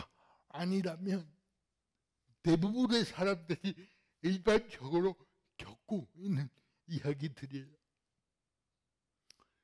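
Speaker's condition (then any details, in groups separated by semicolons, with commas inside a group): Cerebral palsy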